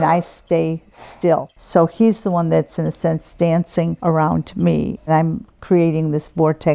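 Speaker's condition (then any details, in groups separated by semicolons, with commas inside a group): No condition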